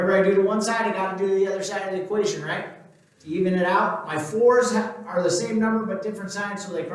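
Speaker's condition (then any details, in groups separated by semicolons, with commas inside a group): No condition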